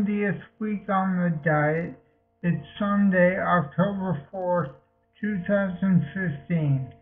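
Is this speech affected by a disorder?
Yes: multiple sclerosis.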